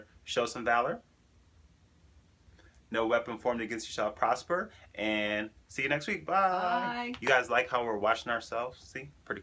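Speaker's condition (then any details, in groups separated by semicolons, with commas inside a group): No condition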